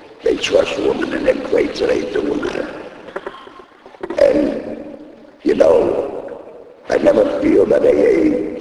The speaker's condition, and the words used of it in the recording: Laryngectomy. And then they put this piece of thing in my throat